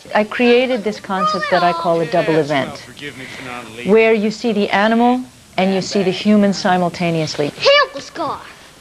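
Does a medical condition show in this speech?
No.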